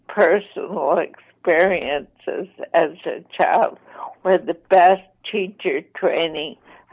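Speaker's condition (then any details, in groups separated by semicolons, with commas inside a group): ALS, mild; voice slightly impaired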